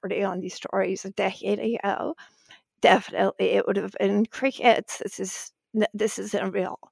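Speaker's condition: Spasmodic dysphonia; diagnosed after praying for normal voice, repeated Botox injections silenced voice

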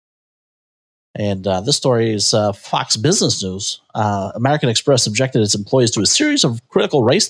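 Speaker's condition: No condition

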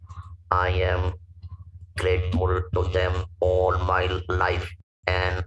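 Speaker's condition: Laryngectomy for vocal cord cancer, stage 4 vocal cord cancer; speaks with electrolarynx; breathes only through neck stoma

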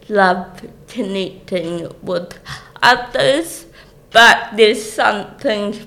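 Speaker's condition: Cerebral palsy; speech obviously affected

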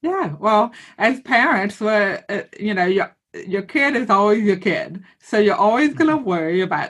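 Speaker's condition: Hearing loss with cochlear implant; decided on implant because hearing had decreased

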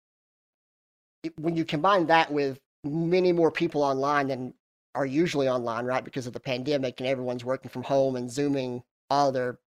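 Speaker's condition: Cleft lip and palate; congenital cleft lip and palate

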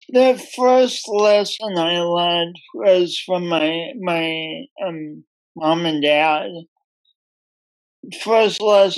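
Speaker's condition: Speech impediment from birth; oxygen loss at birth

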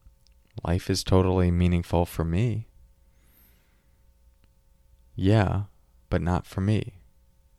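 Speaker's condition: No condition

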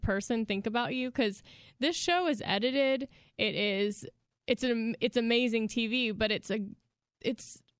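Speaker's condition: No condition

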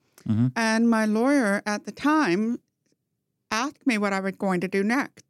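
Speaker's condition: Profound hearing loss, congenital, bilateral; no fire alarm heard without it

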